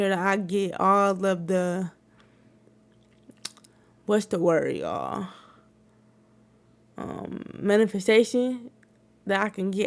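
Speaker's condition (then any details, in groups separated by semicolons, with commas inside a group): Cerebral palsy; wheelchair user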